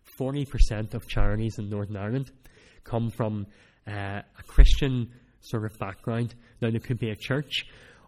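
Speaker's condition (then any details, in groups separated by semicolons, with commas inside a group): Cleft palate; speech not that clear at times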